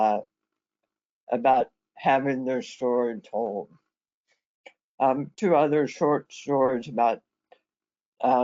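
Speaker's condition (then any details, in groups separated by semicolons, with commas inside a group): Head and neck cancer; left vagus nerve severed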